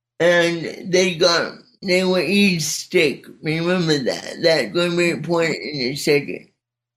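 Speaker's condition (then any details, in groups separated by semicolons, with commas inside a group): Cerebral palsy; speech not affected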